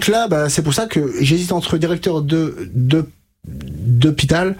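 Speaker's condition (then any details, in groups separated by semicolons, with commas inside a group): Stuttering; onset age 5-6, untreated in childhood, severe until 20, stuttering-specialist therapist Catherine Daubier, Nancy, from 20; age 33, about 28 years since onset, improved after years of therapy, uses fluency techniques; blocks and repetitions now, formerly blocked in every sentence, froze unable to read aloud; repeated sounds, blocks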